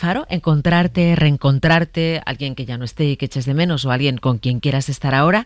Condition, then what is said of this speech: No condition.